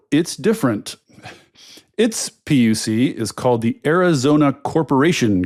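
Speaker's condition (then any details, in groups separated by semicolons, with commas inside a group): No condition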